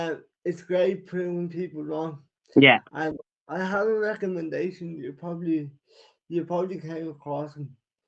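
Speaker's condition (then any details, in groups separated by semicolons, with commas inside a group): Cerebral palsy; wheelchair user since childhood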